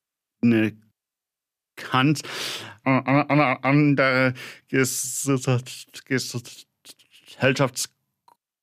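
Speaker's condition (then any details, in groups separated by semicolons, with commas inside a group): Stuttering; developmental, lifelong, possibly inherited, father stuttered, brother fluent, logopedic speech therapy, constant since second grade; strong stuttering, stronger than interviewee's ten-year-old son's, syllable and word repetitions, frequent filler interjections; repeated sounds, prolonged sounds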